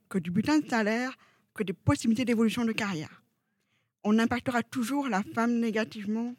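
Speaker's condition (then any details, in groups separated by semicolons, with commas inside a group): Profound congenital deafness, profound, from birth; hearing aids give only small help, oral speech since early childhood; sign language as complement for 7 years, relies on lip reading, hearing dog for 3 years; speech heard by others as foreign accent, difficulty with foreign languages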